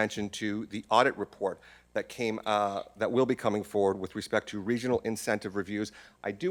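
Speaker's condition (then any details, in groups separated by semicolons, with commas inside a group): No condition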